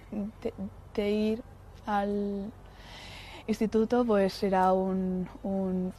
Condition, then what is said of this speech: Stuttering. Tengo 19 años y tartamudeo y yo no me callo.